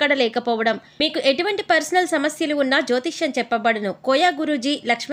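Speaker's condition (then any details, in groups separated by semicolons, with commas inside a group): No condition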